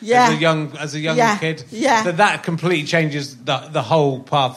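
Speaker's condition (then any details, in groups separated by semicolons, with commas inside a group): No condition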